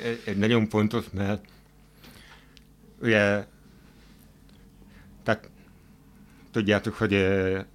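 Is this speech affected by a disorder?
Yes: hearing impairment; hard of hearing, wears hearing aids.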